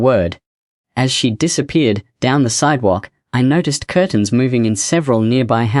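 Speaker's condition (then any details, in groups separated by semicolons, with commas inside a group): No condition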